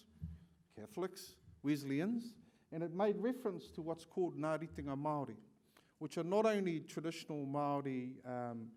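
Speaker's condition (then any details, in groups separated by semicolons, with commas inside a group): No condition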